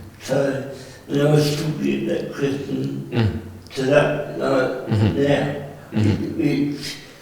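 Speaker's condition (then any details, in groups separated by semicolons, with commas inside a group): Cerebral palsy; present since birth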